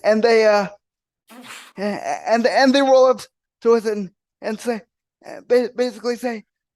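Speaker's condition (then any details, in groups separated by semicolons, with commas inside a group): Cerebral palsy; wheelchair user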